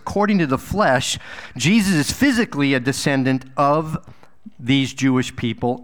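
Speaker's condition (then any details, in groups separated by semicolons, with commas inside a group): No condition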